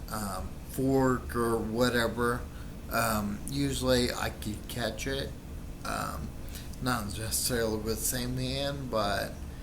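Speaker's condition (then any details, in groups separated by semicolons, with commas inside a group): Friedreich's ataxia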